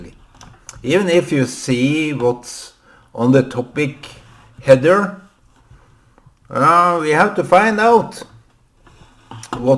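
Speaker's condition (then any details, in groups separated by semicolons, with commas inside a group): No condition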